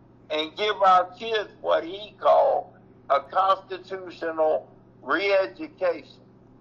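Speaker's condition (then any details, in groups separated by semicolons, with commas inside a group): Cerebral palsy; reports being back on feet, running in yard days after taking ImmuCyst supplement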